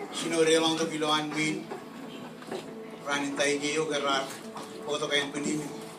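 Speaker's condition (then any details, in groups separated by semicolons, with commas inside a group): No condition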